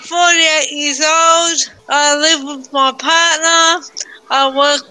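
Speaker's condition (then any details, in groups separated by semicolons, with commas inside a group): Cerebral palsy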